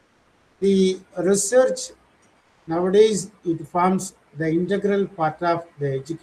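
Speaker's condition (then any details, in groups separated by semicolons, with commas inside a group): No condition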